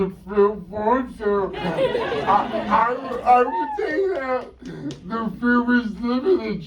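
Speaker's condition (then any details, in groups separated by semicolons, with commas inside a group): Cerebral palsy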